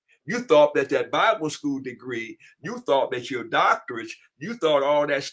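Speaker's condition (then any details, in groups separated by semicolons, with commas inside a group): No condition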